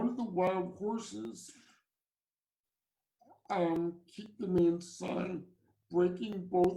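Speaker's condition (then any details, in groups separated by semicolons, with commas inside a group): Cerebral palsy; from birth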